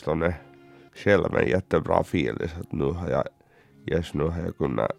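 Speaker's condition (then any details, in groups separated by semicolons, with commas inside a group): Cerebral palsy; uses wheelchair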